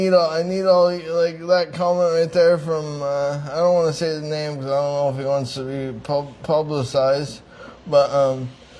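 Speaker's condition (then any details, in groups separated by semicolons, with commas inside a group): Traumatic brain injury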